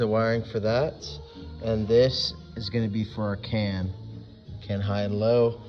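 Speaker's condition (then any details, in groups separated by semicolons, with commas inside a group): No condition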